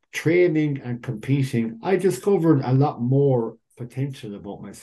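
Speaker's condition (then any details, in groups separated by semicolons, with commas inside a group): Cleft lip and palate; rhinoplasty likely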